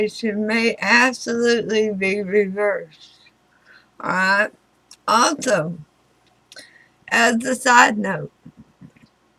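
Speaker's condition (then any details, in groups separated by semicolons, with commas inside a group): Throat cancer radiation damage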